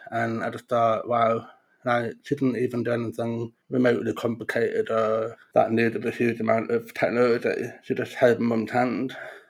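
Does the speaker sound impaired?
Yes: profound deafness; talks despite consultant predicting no speech and need for sign language.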